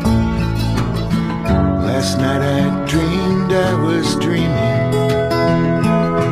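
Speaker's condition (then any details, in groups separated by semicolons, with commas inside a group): No condition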